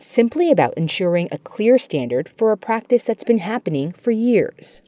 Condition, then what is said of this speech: No condition.